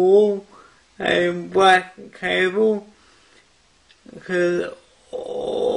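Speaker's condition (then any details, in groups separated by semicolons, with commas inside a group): Cerebral palsy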